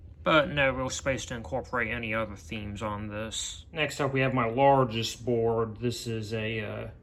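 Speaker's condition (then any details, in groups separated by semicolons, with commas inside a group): No condition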